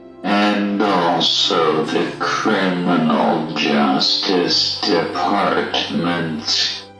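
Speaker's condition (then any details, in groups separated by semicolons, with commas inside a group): ALS; needs help getting out of bed and moving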